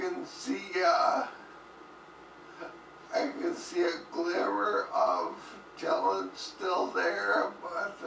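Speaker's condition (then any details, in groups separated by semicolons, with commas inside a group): Cerebellar ataxia from brain tumour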